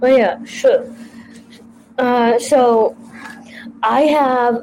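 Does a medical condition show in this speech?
Yes: Down syndrome; trisomy 21, congenital.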